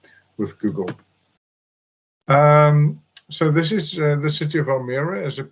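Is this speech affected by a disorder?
No.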